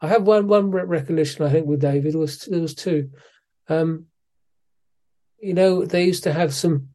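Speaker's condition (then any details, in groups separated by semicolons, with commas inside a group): Parkinson's disease; physiotherapy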